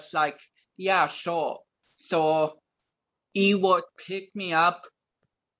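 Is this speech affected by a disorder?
Yes: cerebral palsy; cause: slightly wrapped around neck, affects balance, speech, coordination, childhood walker, wheelchair, crutches, leg braces, helmet, frequent falls; age 31, free of helmet and braces.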